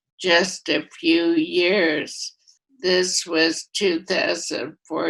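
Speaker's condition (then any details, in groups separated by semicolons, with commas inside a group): Primary lateral sclerosis; voice affected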